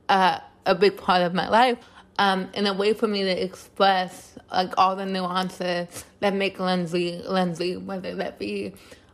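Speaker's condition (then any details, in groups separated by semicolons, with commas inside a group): Cerebral palsy; born two months premature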